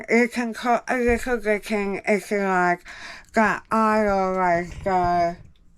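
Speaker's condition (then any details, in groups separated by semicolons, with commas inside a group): Jaw cancer surgery; tracheostomy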